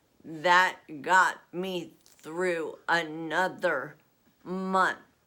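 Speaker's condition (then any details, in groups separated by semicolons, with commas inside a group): Essential tremor; voice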